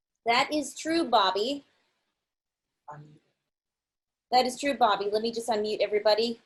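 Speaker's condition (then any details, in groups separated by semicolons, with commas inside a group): No condition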